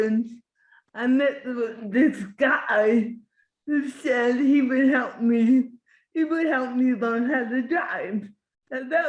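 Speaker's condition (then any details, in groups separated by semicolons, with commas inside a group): Cerebral palsy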